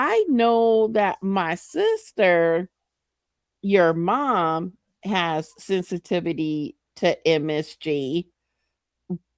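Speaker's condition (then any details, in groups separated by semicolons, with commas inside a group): No condition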